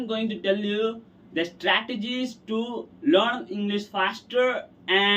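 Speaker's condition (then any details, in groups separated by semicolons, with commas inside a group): No condition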